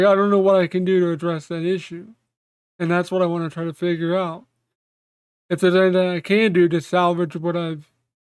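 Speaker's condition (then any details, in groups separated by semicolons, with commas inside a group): Cerebral palsy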